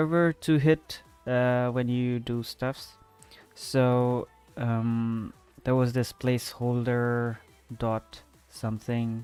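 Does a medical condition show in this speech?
No.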